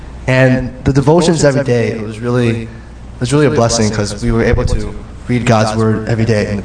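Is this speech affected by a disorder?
No.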